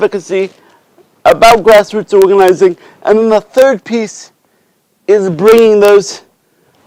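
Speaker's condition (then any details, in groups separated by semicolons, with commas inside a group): Cerebral palsy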